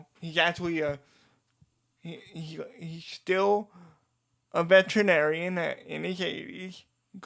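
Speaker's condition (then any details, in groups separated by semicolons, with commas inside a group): Cerebral palsy; diagnosed age two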